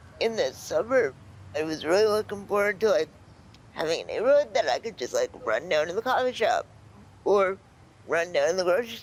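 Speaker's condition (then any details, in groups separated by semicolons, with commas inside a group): Spastic quadriplegic cerebral palsy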